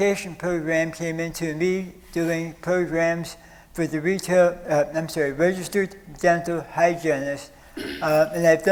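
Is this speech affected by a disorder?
Yes: stage 4 oral cancer.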